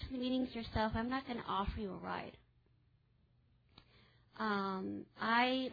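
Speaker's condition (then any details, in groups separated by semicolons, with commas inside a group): Cleft palate; congenital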